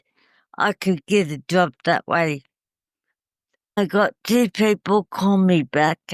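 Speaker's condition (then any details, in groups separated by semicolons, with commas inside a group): Cerebral palsy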